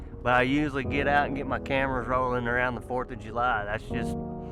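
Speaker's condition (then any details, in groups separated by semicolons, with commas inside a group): No condition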